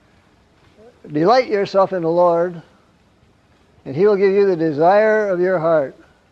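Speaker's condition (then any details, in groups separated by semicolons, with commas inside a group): Parkinson's; wakes at night, gets up around 3 am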